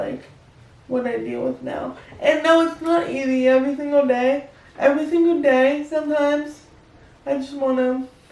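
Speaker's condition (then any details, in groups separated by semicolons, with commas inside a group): Spastic quadriplegic cerebral palsy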